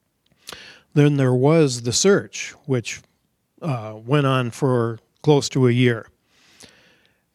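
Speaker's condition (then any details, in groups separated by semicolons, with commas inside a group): No condition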